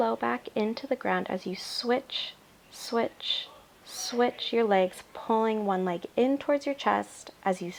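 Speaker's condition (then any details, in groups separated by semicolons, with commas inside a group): No condition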